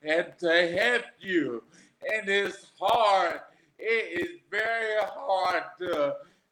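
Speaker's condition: Aphasia after stroke; about 13 years since stroke

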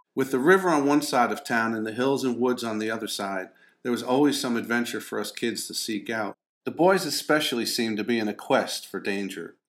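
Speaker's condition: No condition

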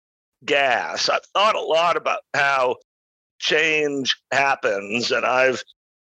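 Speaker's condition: Spasmodic dysphonia; voice sounds unique

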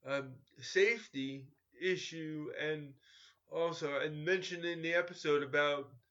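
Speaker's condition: Cerebral palsy; coordination issues, uses crutches

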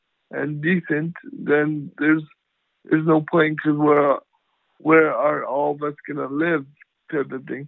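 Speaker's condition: Cerebral palsy; power wheelchair

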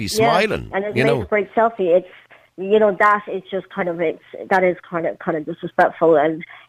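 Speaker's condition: Cleft palate; congenital, parents' Chernobyl radiation exposure, premature, over twenty surgeries, leg amputated, prosthetic limb age 12

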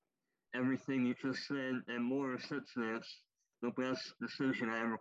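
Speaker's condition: Cleft lip and palate, popliteal pterygium syndrome

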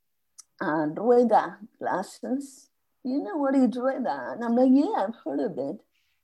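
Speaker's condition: Spasmodic dysphonia; voice regained 6 months ago after speech therapy, meditation and yoga, diagnosed 6 months ago

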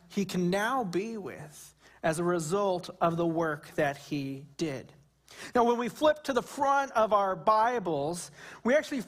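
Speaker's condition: No condition

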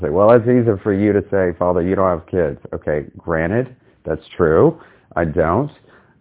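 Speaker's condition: No condition

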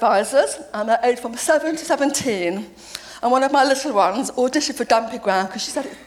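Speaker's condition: Deafness; deaf since age seven

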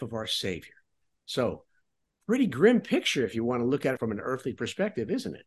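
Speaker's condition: No condition

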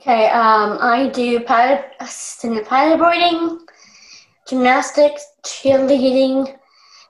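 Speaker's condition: Down syndrome; low muscle tone, oral motor skills therapy from infancy, speech therapy about 16 years; weekly speech therapy Wednesdays with Mr. Vinny, daily home practice, constant reminders to close lips; weaker facial speech muscles affect speech patterns, sometimes unclear or too quiet, lips apart

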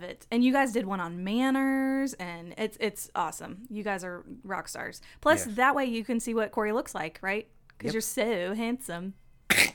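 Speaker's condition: No condition

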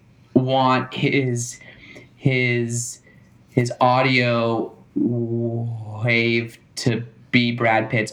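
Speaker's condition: Stuttering; not caused by nervousness; stutters openly, no longer switches words; now stutters through words, sometimes fluent; repeated words, prolonged sounds

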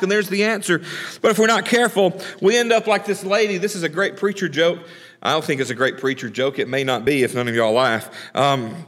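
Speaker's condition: No condition

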